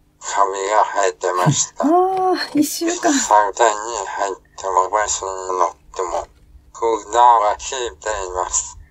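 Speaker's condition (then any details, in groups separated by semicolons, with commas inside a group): ALS, speech-generating device; ventilator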